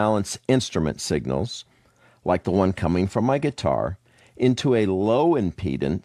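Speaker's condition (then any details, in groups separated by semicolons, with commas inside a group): No condition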